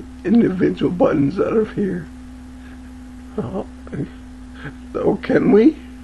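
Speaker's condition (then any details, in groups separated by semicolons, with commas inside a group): Cerebellar ataxia from brain tumour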